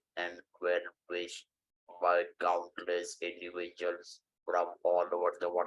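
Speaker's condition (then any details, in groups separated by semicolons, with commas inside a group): Stage IV larynx cancer; lost natural speaking, voice sounded like singing in water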